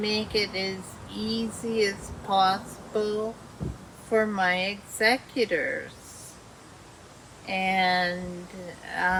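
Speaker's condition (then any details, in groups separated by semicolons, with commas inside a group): Dysarthria; speech worsening, still communicates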